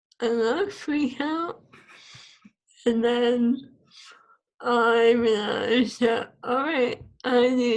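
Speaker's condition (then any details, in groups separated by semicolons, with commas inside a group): ALS; swallowing lost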